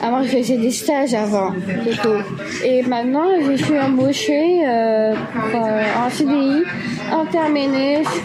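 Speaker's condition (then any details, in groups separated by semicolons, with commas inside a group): Down syndrome; extra chromosome 21, hand problems, cutlery manageable, heavy items very hard to carry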